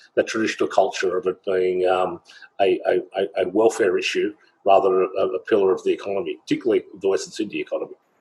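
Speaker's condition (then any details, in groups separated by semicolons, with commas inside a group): No condition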